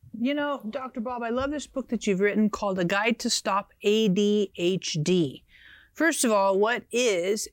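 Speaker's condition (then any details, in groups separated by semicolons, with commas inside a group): No condition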